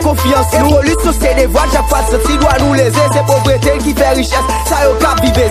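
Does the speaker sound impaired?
No.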